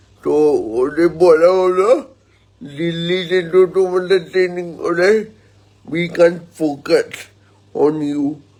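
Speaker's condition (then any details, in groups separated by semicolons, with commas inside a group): Cerebral palsy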